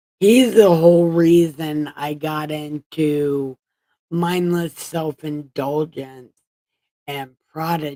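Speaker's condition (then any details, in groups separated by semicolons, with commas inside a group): Brain injury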